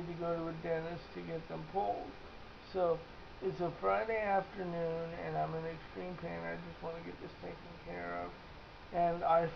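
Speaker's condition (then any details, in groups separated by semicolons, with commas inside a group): Cerebral palsy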